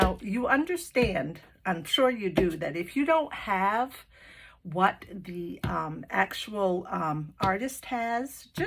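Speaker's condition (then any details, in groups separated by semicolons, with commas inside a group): No condition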